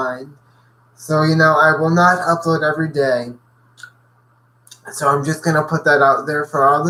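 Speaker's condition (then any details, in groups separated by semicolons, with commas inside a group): Cerebral palsy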